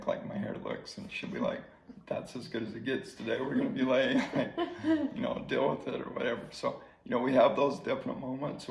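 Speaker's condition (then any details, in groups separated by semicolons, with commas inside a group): ALS; slowly progressing ALS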